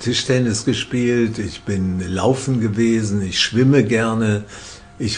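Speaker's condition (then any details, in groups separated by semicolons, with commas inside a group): Parkinson's disease; diagnosed by a psychiatrist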